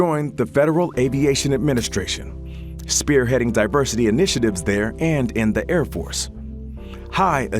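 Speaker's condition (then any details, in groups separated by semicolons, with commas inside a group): No condition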